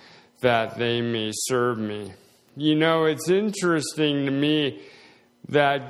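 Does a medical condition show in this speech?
Yes: slowed speech, swallowing problems; prayed for over 4 years.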